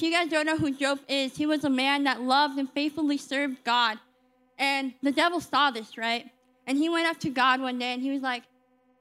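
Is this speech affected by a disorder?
Yes: cleft lip and palate; congenital cleft lip and palate, 38 surgeries since birth, speech services offered; told from young age would not communicate as properly as others, formerly lacked confidence.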